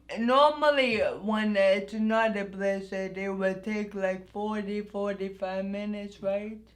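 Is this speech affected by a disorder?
Yes: anoxic brain injury.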